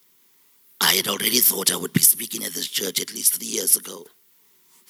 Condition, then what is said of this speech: Laryngectomy. To have a sexy voice like mine You've got to have a cancer really deep into your larynx.